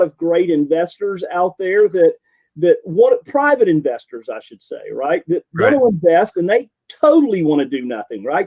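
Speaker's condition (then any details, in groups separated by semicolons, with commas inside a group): No condition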